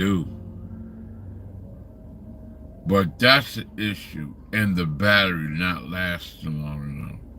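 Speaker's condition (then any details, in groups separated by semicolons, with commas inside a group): Slurred speech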